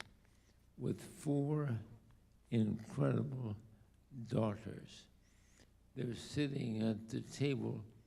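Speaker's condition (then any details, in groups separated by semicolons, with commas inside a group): ALS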